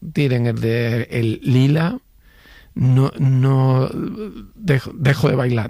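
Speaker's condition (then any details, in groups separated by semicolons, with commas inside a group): Stuttering, mild; stuttering since childhood; self-described as a little stuttering; repeated sounds, repeated words, prolonged sounds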